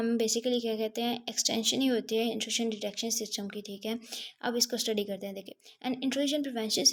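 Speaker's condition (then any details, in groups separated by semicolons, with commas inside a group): No condition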